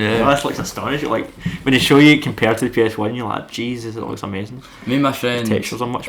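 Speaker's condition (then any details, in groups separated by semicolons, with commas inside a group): No condition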